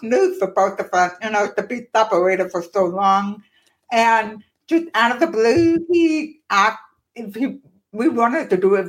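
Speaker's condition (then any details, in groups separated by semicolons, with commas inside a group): Profound deafness, born profoundly deaf, cochlear implant; childhood speech therapy at UT Dallas Cellular Center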